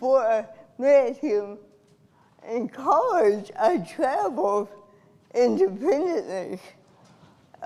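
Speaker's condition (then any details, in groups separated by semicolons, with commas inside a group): Cerebral palsy; from birth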